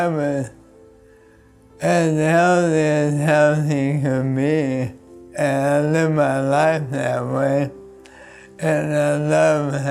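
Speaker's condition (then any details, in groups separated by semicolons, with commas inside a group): Bulbar ALS; bulbar onset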